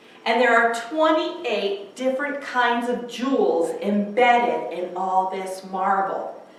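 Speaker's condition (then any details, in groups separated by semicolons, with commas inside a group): No condition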